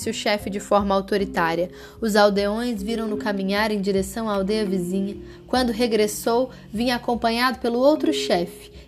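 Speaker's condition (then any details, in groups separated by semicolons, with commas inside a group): No condition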